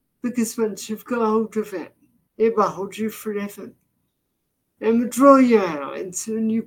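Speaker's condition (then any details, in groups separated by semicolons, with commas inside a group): Deafness, severe; progressive, brain misinterprets sounds and speech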